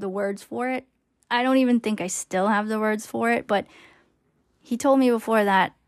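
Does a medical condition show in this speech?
No.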